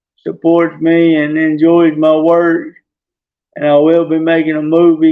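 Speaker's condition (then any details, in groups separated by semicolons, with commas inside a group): Traumatic brain injury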